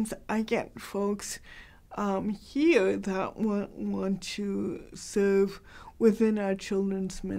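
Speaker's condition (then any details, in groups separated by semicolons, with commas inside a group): Cerebral palsy, mild; hard to understand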